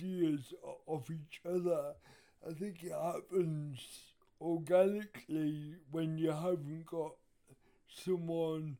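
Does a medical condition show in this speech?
Yes: cerebral palsy; wheelchair user.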